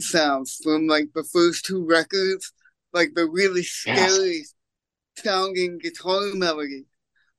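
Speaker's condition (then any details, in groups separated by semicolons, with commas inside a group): Cerebral palsy; congenital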